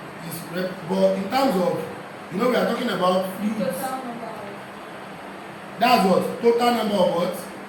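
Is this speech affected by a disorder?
No.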